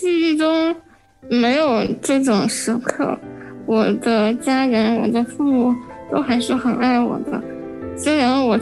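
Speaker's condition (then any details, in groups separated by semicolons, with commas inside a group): Spinal muscular atrophy; genetic motor neuron disease, most severe type, weak from birth, never stood, fully dependent for eating, sleeping, turning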